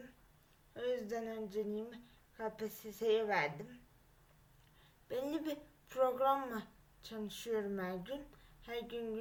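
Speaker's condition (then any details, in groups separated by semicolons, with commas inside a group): Cerebral palsy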